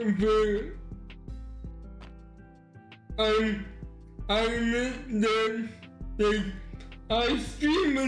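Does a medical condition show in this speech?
Yes: cerebral palsy.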